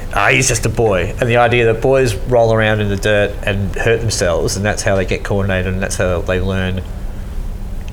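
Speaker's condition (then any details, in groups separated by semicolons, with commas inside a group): Cleft lip and palate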